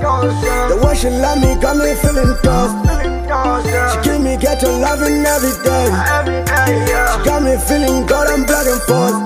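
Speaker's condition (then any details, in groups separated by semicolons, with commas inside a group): No condition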